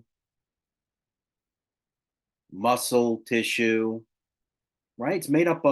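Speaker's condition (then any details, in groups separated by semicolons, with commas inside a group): No condition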